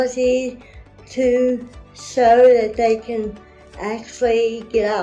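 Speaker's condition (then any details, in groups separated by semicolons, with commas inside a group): Cerebral palsy; present since birth, resuscitated at birth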